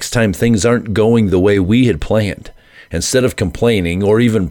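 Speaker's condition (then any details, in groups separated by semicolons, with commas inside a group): No condition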